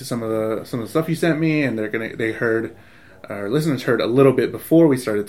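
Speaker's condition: No condition

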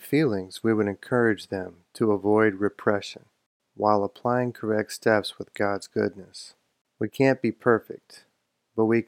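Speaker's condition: No condition

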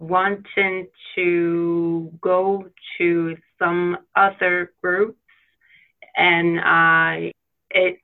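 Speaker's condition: Aphasia after stroke; 4 years since stroke, past speech therapy with speech therapist Jennifer Kurtz

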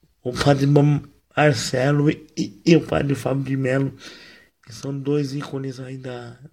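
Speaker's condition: Cerebral palsy, mild; wheelchair user

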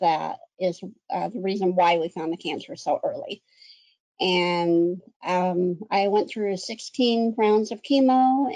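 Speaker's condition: Cleft lip and palate; one or two surgeries a year

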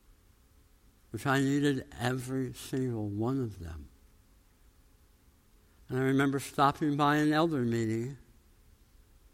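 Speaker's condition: Tongue cancer, jaw reconstruction

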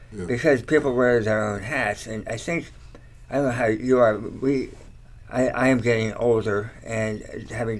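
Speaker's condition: Tongue cancer surgery; slight slur

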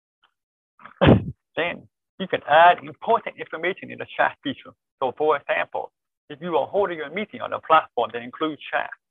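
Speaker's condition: Deafness, born deaf, cochlear implant

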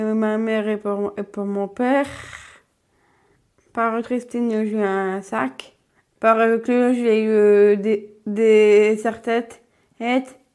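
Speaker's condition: Down syndrome (trisomy 21); congenital chromosomal condition, extra copy of chromosome 21

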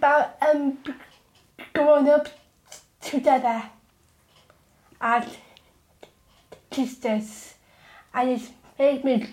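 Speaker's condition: Down syndrome; present from birth, extra large tongue and very poor muscle tone noted at birth

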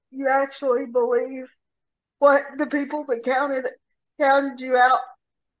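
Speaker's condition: Cerebral palsy; severe rotator cuff tear

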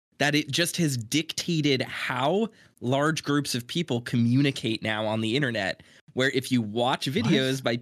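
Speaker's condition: No condition

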